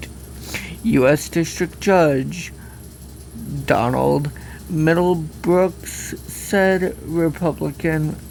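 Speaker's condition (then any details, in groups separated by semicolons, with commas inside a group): Cerebral palsy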